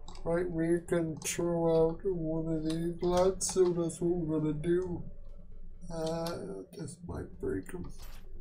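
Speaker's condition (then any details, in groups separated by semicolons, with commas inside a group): Quadriplegic cerebral palsy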